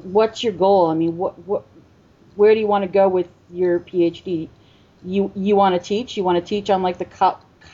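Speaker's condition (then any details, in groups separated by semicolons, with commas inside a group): Stuttering; stuttering from age 5, covert most of life, hidden from fear of rejection and social punishment; comfortable with stuttering, no longer hiding it, first NSA covert stuttering exposed workshop four years ago; milder than many who stutter, but not fluent; repeated sounds, repeated words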